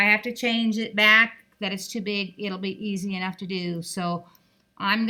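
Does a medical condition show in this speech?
No.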